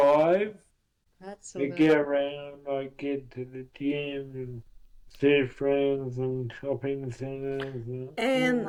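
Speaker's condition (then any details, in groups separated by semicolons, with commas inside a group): Cerebral palsy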